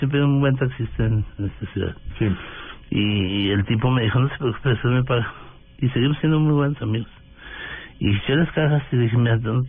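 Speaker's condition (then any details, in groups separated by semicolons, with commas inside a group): Parkinson's disease; onset after returning to Bogotá, stooped hunched posture at times, loss of strength, weakness; voice sometimes trembles, sometimes intelligible, sometimes not understood at all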